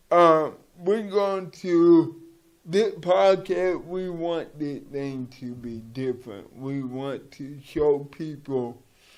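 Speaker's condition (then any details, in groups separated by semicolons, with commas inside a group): Cerebral palsy; from birth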